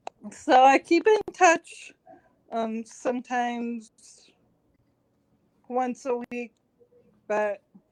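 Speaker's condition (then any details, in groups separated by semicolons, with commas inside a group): Cerebral palsy; since birth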